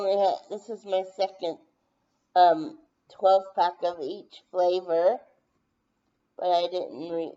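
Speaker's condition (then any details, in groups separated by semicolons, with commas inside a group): Brain injury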